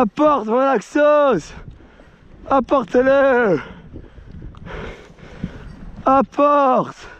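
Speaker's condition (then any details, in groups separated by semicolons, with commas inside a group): No condition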